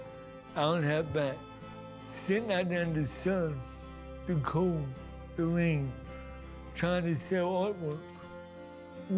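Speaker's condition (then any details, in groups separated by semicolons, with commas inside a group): Cerebral palsy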